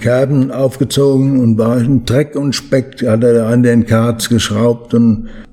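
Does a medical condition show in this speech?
Yes: Parkinson's disease; slowed movements.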